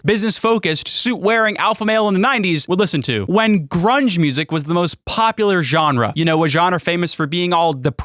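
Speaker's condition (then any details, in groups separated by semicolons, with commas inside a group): No condition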